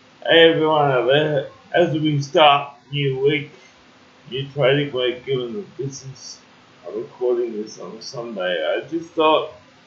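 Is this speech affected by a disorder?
Yes: cerebral palsy; uses wheelchair.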